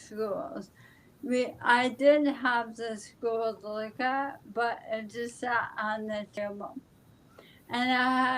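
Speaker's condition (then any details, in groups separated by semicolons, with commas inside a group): ALS; speech affected but still understandable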